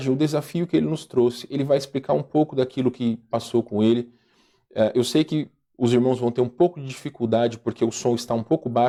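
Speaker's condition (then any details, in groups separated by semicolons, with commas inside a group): No condition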